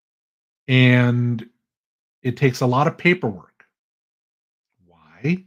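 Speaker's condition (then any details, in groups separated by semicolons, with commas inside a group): No condition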